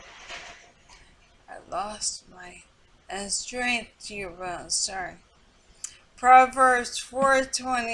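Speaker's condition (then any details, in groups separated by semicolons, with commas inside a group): Multiple sclerosis; speech affected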